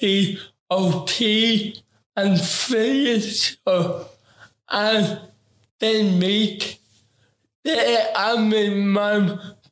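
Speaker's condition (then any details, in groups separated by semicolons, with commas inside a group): Ataxic cerebral palsy; interview taken very slow, word for word, as mother advised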